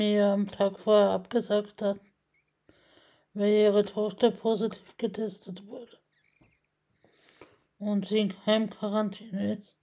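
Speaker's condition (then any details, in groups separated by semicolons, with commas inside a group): Spasticity from birth; multiple sclerosis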